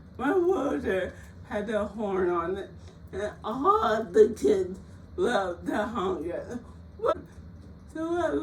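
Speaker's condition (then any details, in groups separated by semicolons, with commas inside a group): Cerebral palsy; frequent speech therapy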